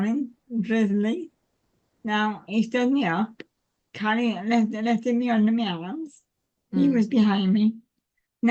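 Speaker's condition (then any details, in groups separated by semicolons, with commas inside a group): Cerebral palsy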